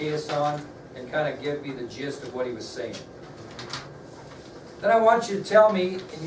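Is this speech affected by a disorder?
No.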